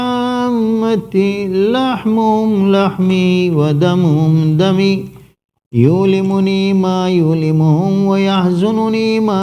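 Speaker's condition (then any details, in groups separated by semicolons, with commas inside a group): No condition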